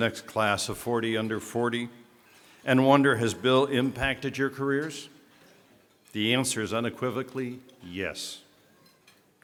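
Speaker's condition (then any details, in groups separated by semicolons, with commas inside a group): No condition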